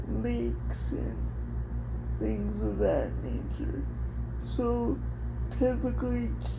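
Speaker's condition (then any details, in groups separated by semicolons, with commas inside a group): Cerebral palsy; speech somewhat affected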